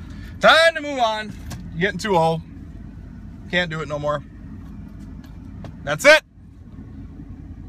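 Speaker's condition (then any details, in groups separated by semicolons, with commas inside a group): No condition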